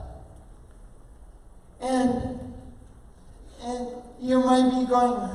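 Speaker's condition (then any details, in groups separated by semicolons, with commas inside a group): Oxygen-related condition, speech impairment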